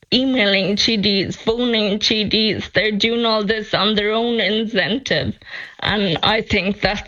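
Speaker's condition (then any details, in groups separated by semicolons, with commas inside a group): Friedreich's ataxia; diagnosed at age 12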